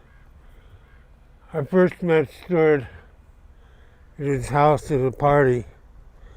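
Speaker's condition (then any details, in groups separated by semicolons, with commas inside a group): Parkinson's; difficulty recalling and reciting song lyrics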